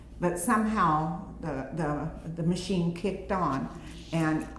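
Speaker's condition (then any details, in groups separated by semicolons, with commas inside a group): No condition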